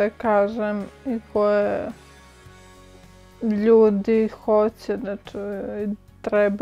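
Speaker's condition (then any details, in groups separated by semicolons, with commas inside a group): Friedreich's ataxia; onset age nine, about eighteen years since onset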